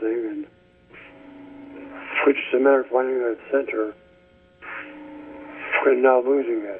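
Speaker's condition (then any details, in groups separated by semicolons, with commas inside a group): ALS; speech getting worse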